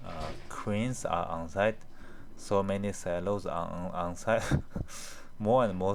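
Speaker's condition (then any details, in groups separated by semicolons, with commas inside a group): No condition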